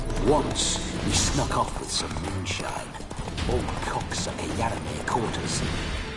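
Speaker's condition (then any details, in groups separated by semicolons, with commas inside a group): No condition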